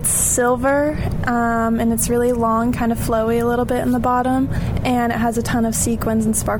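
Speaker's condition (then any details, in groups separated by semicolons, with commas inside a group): No condition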